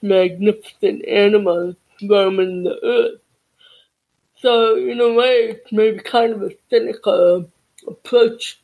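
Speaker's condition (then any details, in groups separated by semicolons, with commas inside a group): Deafness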